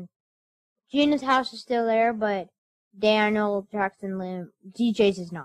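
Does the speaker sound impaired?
No.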